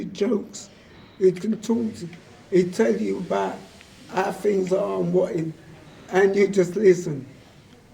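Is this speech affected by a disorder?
Yes: motor neurone disease.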